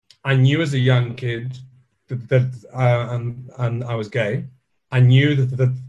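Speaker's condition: Stuttering; stuttering since childhood, still present in adulthood; still lives with speech impediment, speaks to stage audiences, jokes about stutter built into dialogue; childhood word avoidance when ordering food, fear of speaking to new people and audiences; repeated words, prolonged sounds

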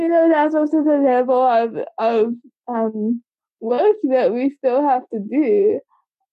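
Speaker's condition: Cerebral palsy; congenital, from birth, age 25

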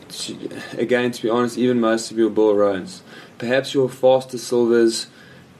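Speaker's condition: No condition

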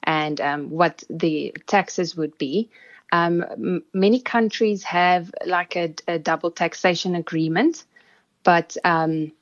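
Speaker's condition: No condition

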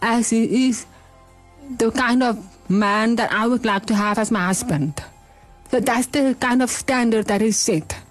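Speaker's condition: Hearing loss; bilateral cochlear implants

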